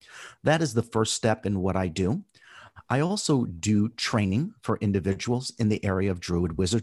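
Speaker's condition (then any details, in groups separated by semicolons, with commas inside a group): No condition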